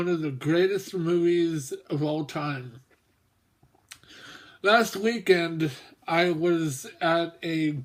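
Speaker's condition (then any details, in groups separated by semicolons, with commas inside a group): Mobius syndrome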